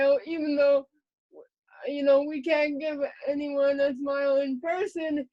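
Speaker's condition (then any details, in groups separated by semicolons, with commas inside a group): Cerebral palsy; lifelong, uses voice dictation; diagnosed at 8 months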